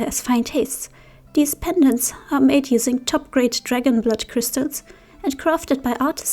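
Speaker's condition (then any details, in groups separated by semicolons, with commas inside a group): No condition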